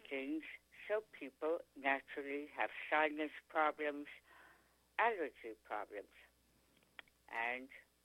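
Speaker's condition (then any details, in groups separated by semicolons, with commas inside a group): Tongue cancer; chronic sore throat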